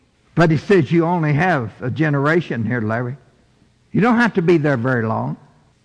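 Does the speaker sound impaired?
No.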